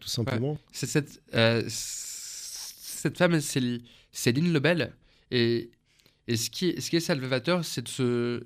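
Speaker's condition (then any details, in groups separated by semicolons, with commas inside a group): Stuttering; stuttering of neurological origin, not due to stress or shyness, described by interviewer as fairly strong; repeated sounds, repeated words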